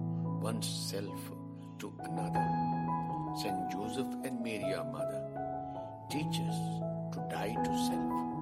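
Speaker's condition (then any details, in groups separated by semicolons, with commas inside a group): No condition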